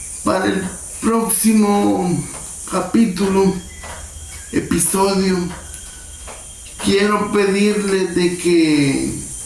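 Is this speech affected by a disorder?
Yes: cerebral palsy.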